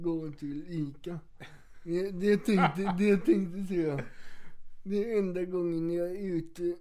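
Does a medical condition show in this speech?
Yes: cerebral palsy; wheelchair user.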